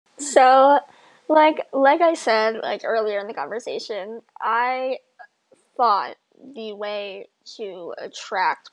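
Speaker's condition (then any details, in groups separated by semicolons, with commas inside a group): Bilateral cleft lip and palate; from birth, very wide cleft of lip, nose and palate, quite a few repair surgeries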